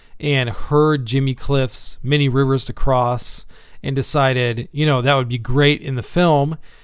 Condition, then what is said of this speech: No condition.